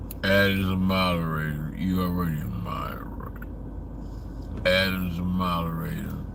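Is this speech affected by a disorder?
Yes: slurred speech.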